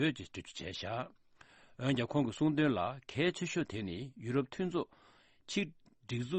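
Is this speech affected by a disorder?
No.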